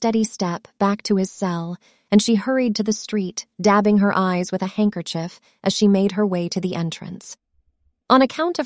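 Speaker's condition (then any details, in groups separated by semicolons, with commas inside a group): No condition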